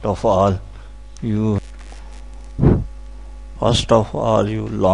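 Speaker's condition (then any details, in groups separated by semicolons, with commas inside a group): Cerebral palsy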